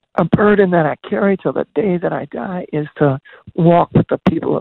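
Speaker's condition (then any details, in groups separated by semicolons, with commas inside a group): Voice disorder; progressive voice disorder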